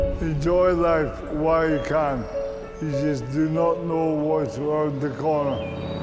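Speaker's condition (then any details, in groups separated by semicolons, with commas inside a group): Motor neurone disease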